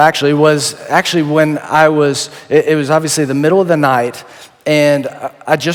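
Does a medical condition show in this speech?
No.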